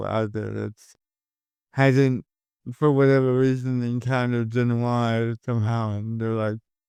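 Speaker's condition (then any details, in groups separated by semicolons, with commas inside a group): Cerebral palsy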